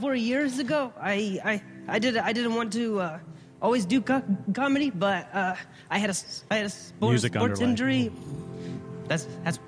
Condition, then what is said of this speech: Stuttering. I'm okay with my voice, but I still struggle with some things like I have the hardest time at a drive-through.